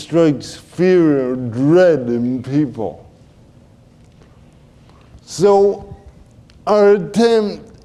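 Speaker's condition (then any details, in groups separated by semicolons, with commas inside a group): Cerebral palsy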